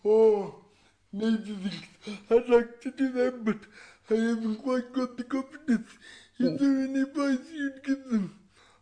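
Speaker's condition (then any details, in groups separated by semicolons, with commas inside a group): Cerebral palsy; voice described as unusual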